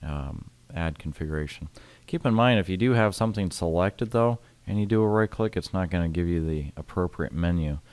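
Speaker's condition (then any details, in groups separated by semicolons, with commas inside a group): No condition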